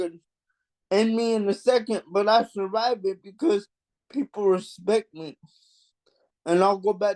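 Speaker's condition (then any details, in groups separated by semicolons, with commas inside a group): Cerebral palsy; mild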